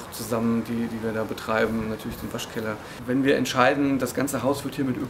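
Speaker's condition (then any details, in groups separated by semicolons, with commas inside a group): No condition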